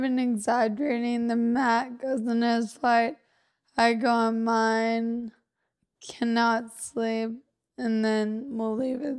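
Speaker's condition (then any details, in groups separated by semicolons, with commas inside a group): Friedreich's ataxia; wheelchair user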